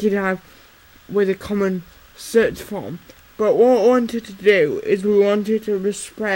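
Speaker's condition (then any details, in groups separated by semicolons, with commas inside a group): Cerebral palsy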